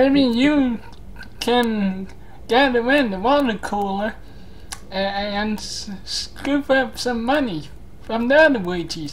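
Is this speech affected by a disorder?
Yes: cerebral palsy.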